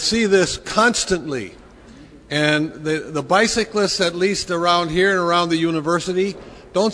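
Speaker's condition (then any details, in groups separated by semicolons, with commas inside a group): No condition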